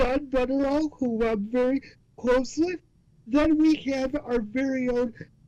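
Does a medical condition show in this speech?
Yes: cerebral palsy.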